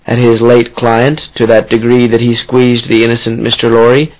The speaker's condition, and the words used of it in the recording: No condition.